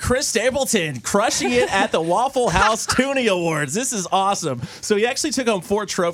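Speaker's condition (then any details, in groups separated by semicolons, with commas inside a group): No condition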